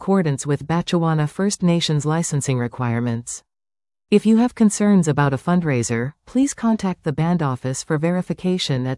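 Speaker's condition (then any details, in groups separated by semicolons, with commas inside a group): No condition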